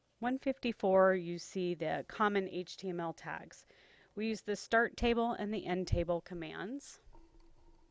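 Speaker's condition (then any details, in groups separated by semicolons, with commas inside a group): No condition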